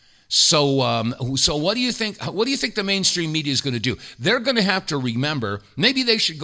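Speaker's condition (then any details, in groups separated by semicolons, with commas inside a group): No condition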